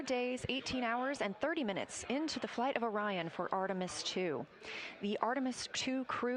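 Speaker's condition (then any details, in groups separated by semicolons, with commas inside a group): No condition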